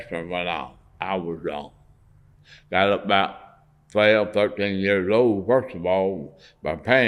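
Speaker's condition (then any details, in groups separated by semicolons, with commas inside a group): Parkinson's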